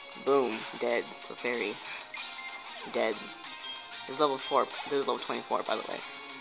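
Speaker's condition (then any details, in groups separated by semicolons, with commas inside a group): No condition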